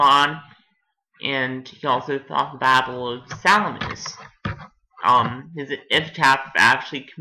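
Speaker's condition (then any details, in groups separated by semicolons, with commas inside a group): No condition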